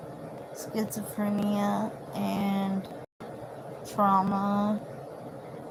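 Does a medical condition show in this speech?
Yes: cerebral palsy.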